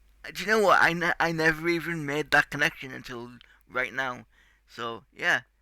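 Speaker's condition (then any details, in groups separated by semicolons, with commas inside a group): Cerebral palsy; tight muscles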